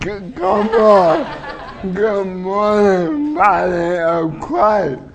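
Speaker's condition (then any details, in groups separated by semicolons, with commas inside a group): Cerebral palsy; oxygen lack damaged left brain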